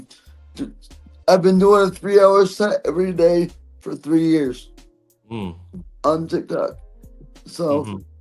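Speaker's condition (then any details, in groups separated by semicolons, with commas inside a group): Cerebral palsy; present from birth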